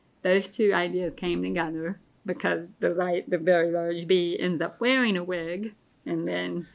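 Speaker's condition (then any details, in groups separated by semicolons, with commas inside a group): Deafness; relies on hearing aids and lip reading, pretty bad tinnitus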